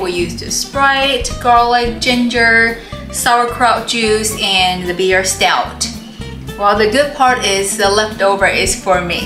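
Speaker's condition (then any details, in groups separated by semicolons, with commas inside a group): No condition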